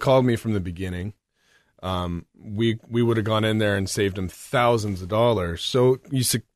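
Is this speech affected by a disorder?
No.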